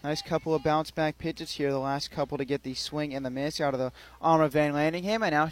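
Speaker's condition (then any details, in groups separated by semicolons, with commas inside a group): No condition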